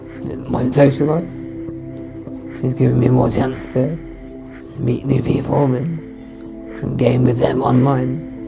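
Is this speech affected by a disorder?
Yes: Duchenne muscular dystrophy.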